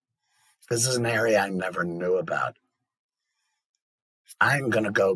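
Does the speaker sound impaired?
Yes: laryngectomy; speaks by forcing lung air through prosthesis flap into esophagus, esophageal segment changes speech.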